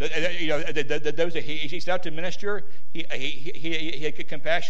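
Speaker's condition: Stuttering; stutter as usual way of talking, recent neck surgery; throat may get scratchy during talk, Halls lozenges at hand; worse when unwell, mistaken for stroke by Life Squad paramedics; repeated sounds, repeated words, prolonged sounds

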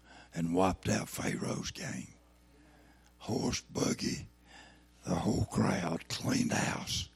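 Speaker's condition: Throat cancer, lost vocal cord

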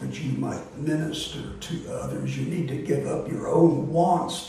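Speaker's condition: Voice disorder; not contagious

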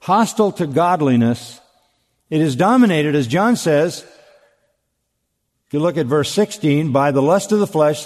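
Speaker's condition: No condition

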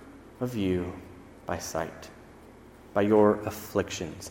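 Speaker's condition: No condition

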